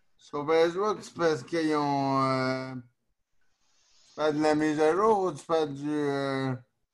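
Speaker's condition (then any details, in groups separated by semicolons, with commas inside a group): Neonatal cerebral palsy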